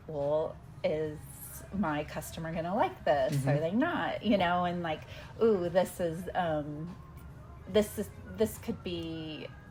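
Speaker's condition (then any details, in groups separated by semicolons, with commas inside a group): No condition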